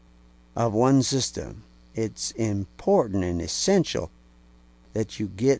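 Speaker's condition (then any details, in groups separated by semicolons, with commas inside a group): No condition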